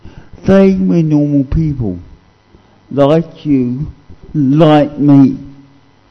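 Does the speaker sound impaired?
Yes: cerebral palsy; discovered at age 2.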